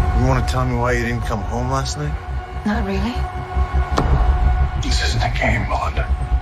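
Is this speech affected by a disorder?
No.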